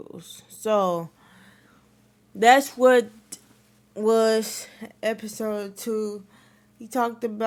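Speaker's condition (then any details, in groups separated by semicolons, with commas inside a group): Cerebral palsy; wheelchair user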